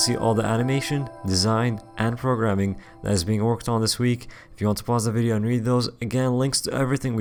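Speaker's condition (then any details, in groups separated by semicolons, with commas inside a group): No condition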